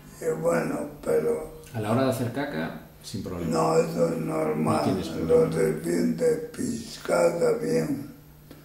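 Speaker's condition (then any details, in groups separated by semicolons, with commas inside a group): Amyotrophic lateral sclerosis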